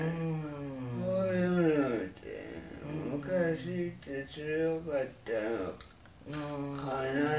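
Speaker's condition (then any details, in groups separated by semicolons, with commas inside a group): Cerebral palsy; severe, uses a wheelchair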